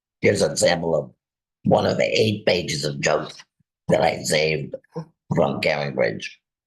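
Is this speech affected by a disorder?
Yes: laryngectomy; no natural speech, text-to-voice, flat toneless, AI voice clone.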